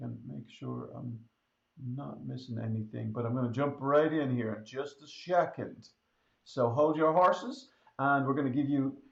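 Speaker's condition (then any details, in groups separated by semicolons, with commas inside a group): No condition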